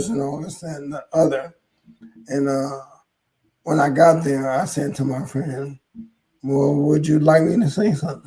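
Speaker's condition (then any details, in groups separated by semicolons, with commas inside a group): ALS; hoarse voice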